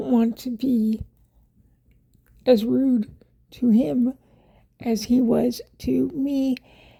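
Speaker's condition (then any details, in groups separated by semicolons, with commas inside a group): Cerebral palsy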